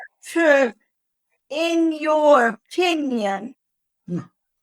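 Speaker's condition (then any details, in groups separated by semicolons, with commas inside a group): Cerebral palsy; wheelchair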